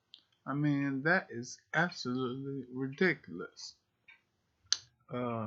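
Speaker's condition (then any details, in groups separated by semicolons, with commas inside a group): Multiple sclerosis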